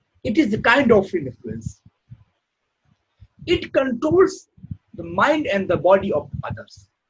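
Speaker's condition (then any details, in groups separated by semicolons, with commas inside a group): No condition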